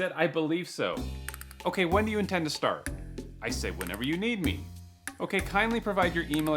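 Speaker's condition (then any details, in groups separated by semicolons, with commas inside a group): No condition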